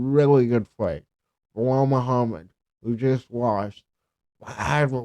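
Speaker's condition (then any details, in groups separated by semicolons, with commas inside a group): Cerebral palsy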